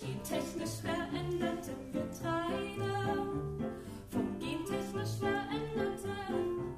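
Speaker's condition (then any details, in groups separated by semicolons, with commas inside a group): No condition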